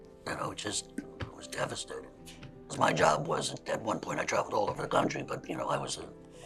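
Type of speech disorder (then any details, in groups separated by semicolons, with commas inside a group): Speech with a voice prosthesis; total laryngectomy, vocal cord cancer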